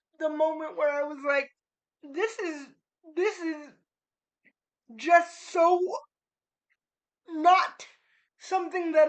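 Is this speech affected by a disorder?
Yes: cerebral palsy; spastic.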